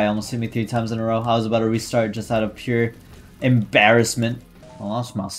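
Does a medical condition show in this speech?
No.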